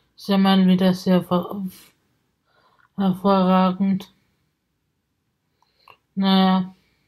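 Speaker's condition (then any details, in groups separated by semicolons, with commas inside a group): Spasticity from birth; multiple sclerosis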